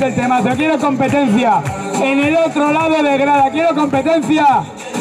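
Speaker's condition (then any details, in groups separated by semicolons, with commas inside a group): No condition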